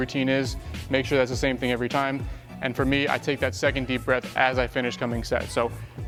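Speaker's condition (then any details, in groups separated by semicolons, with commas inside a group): No condition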